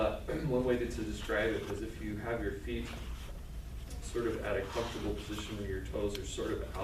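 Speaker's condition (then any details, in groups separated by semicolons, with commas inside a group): No condition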